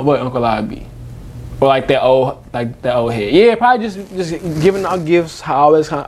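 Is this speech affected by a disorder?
Yes: stuttering; long-standing; stutter could get in the way of stand-up, stutters at loud parties, listeners ask to repeat; here repeated words, prolonged sounds.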